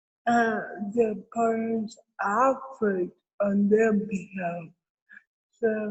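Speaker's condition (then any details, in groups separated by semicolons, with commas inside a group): Cerebral palsy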